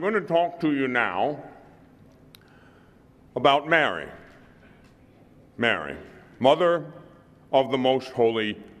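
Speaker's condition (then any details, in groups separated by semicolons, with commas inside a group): No condition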